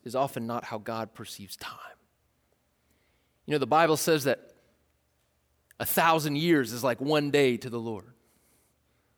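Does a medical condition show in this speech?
No.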